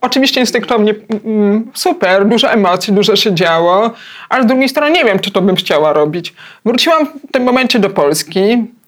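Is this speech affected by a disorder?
Yes: hard of hearing, cochlear implant.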